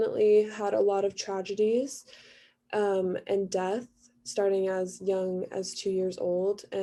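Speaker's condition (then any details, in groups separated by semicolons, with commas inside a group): No condition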